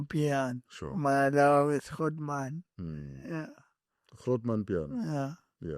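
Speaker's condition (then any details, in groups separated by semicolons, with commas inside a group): Cerebral palsy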